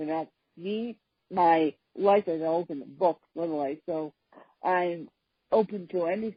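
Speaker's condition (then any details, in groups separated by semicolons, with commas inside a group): Cerebral palsy; speech impediment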